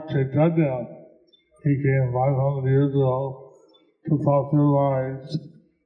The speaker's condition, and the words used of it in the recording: Stroke. In 2008, I had a stroke, and so half my face is paralyzed.